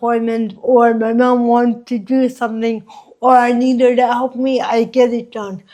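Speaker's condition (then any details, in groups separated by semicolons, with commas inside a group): Cerebral palsy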